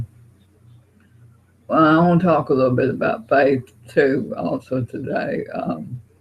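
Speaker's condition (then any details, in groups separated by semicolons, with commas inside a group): Parkinson's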